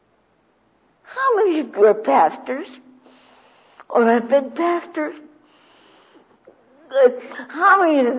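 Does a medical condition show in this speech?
Yes: cerebral palsy.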